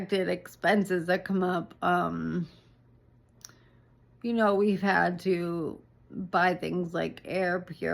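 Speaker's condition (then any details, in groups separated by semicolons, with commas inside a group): ALS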